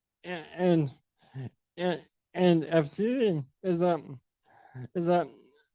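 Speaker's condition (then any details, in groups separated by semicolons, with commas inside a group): ALS; sporadic form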